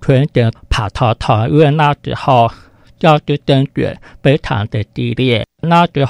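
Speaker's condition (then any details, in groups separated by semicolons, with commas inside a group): Hearing impairment; congenitally deaf, hearing aid, attended Shuanglian elementary hearing resource class, mainstream schools, uses spoken and sign language; spoken clarity below typical speakers, spoken language learned with difficulty in childhood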